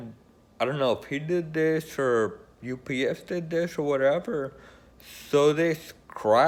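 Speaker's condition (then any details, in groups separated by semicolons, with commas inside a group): Friedreich's ataxia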